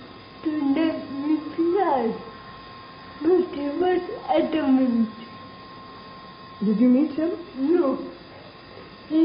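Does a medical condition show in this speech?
Yes: cerebral palsy.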